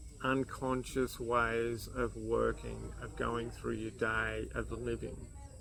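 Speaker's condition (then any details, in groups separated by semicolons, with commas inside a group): No condition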